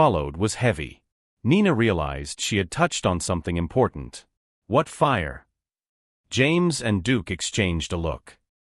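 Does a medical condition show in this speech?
No.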